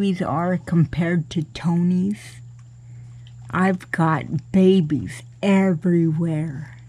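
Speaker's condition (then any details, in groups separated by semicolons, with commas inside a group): Cerebral palsy; cannot walk, crawls to get around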